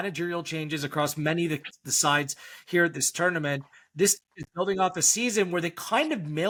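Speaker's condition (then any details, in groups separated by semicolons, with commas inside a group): No condition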